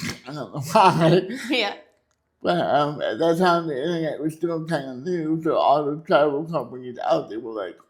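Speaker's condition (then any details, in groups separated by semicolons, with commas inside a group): Cerebral palsy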